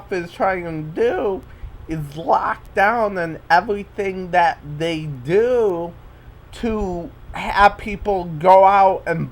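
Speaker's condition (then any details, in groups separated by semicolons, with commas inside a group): Cerebral palsy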